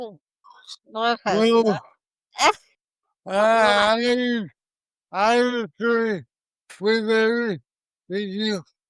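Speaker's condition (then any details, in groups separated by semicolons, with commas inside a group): Cerebral palsy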